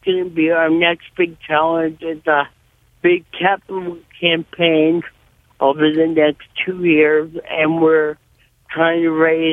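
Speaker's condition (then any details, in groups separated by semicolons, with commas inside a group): Cerebral palsy; severe cerebral palsy from birth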